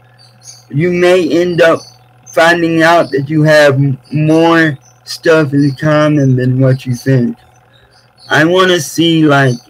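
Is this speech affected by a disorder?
Yes: cerebral palsy.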